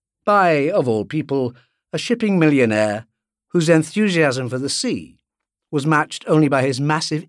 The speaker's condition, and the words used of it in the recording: No condition.